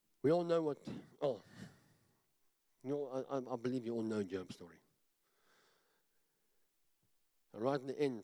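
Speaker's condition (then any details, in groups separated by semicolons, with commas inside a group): Cleft palate; upper jaw broken and pulled apart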